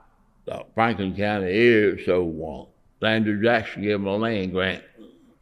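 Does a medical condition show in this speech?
Yes: Parkinson's.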